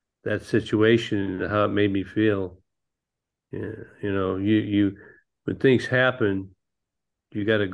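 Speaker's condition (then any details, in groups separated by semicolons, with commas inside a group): Parkinson's disease; ping pong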